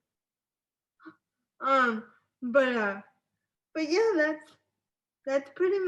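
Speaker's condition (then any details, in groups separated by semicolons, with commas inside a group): Spastic cerebral palsy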